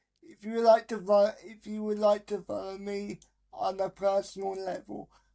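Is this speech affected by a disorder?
Yes: cerebral palsy; speech affected.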